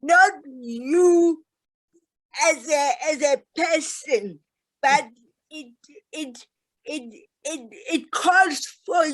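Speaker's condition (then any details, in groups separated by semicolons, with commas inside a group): Cerebral palsy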